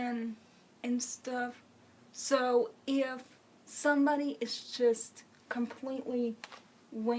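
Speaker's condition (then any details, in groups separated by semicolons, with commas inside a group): Cerebral palsy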